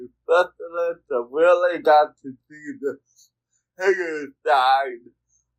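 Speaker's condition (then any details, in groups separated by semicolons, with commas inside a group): Cerebral palsy; speech therapy in childhood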